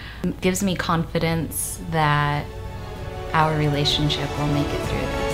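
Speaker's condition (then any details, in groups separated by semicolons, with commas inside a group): No condition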